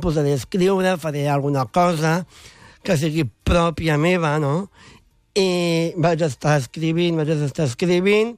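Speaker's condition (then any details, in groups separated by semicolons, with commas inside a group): Down syndrome; congenital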